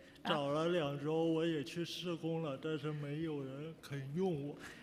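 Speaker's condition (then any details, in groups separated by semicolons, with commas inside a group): Cerebral palsy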